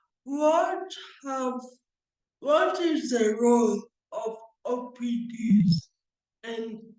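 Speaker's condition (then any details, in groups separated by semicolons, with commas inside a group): Cerebral palsy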